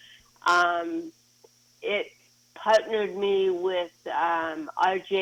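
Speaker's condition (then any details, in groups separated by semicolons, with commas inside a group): Cerebral palsy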